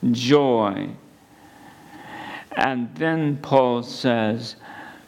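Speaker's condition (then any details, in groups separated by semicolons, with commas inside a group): ALS; at least a couple of months since diagnosis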